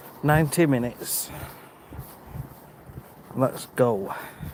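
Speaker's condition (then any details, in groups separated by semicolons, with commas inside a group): No condition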